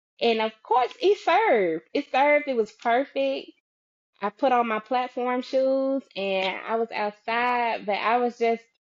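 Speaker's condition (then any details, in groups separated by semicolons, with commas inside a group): No condition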